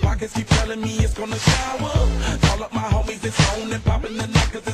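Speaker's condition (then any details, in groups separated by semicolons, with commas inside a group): No condition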